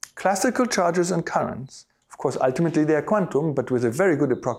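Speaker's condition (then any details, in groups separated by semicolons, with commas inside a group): No condition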